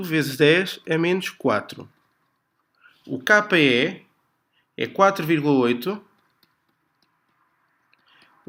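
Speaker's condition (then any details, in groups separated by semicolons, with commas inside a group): No condition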